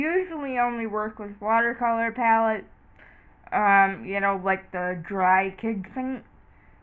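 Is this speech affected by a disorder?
Yes: cerebral palsy.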